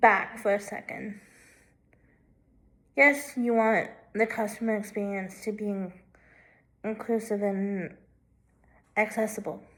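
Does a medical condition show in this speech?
Yes: cerebral palsy, left hemiplegia.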